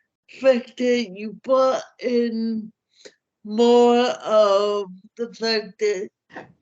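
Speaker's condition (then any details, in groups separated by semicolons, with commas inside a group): Cerebral palsy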